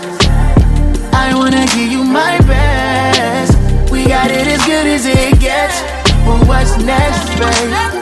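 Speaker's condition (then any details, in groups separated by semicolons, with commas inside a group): No condition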